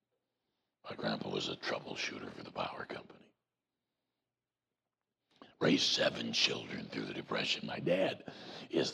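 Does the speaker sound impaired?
Yes: voice box removal needed; prior chemo and radiation.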